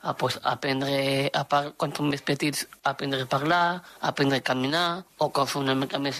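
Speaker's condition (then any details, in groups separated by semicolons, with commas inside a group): Down syndrome; trisomy 21, three copies of chromosome 21, intellectual disability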